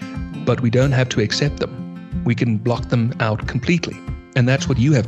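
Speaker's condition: No condition

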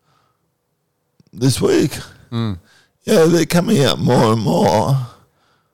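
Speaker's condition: Cerebral palsy

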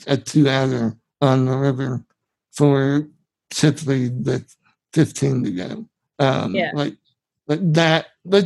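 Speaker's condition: Spinal muscular atrophy; genetic, present from birth, form of muscular dystrophy, brain signals not reaching muscles, severe atrophy in almost all muscles; subtitles provided for guest's speech in video version

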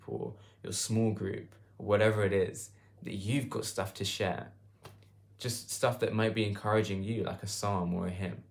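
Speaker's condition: No condition

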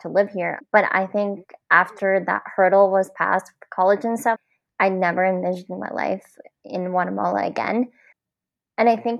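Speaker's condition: Cleft palate; visible differences of mouth

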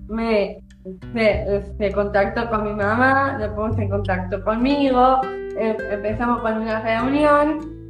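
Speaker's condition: Down syndrome; from birth

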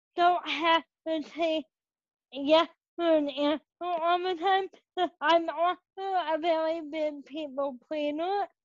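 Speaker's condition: Cerebral palsy; present from birth

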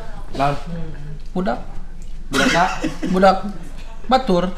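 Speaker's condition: No condition

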